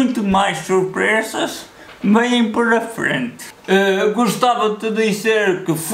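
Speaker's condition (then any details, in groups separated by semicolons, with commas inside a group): Cerebral palsy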